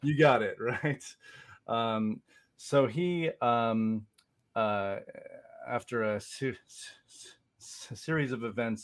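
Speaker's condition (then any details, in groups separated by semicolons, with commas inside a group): Stutter; tried pitch-shifted delayed auditory feedback device for choral speech, not really effective, picks up ambient sound; stutter heard as turbulence in voice, partly worsened by nerves; prolonged sounds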